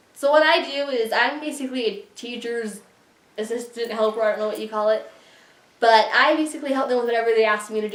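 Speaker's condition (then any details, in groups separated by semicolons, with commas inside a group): No condition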